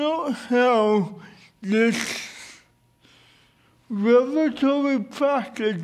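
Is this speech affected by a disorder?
Yes: cerebral palsy.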